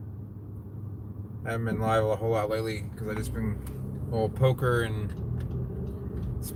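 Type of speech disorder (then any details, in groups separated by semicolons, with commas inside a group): None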